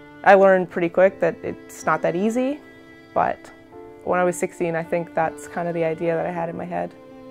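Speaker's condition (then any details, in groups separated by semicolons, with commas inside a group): No condition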